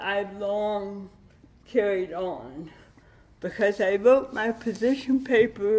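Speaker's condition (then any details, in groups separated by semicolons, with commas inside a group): Cerebral palsy with dystonia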